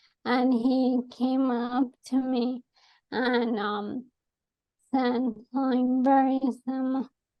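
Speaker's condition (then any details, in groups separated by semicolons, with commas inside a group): ALS; atypical case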